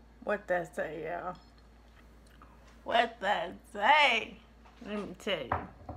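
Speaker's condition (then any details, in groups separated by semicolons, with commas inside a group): ALS; affects hands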